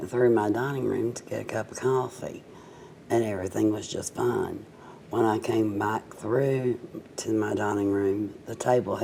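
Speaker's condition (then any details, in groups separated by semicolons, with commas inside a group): Cerebral palsy, mild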